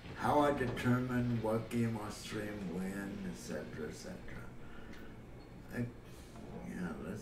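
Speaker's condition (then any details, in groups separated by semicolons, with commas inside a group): Cerebral palsy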